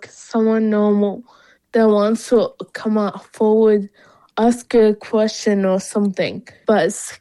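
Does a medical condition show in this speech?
Yes: Friedreich's ataxia; rare genetic condition, affects balance, coordination and mobility, causes tiredness, walking affected.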